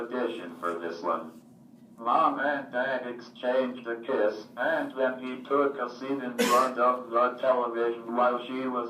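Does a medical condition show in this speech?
Yes: cerebral palsy, athetoid.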